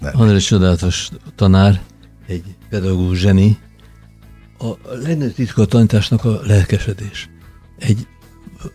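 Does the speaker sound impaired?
Yes: Parkinson's disease; qigong exercises with other Parkinson's patients.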